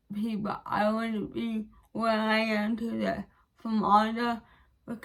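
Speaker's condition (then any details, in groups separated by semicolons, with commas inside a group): Cerebral palsy; balance, coordination and speech affected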